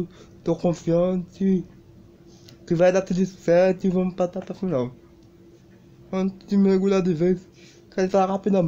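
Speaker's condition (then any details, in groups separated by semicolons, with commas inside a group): Cerebral palsy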